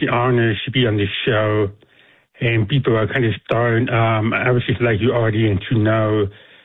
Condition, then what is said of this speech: Deafness. So I speak with a deaf accent.